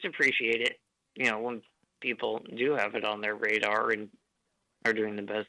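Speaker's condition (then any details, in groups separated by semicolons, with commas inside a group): Duchenne muscular dystrophy; power chair since about age 10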